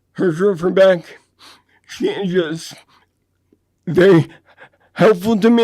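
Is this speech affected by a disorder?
Yes: dystonia; neurological condition.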